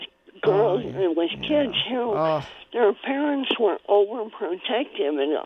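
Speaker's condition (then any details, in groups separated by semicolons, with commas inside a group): Cleft palate; congenital cleft palate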